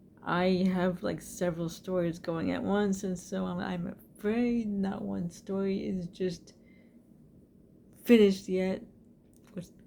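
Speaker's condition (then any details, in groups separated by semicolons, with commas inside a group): Cerebral palsy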